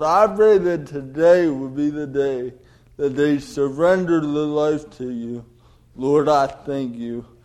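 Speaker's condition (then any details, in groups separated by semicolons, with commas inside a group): Cerebral palsy; diagnosed at 18 months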